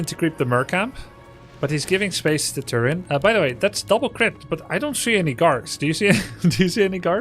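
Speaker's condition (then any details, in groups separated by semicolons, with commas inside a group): No condition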